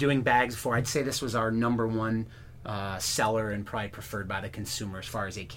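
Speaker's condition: No condition

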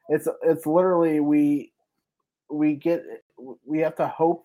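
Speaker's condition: No condition

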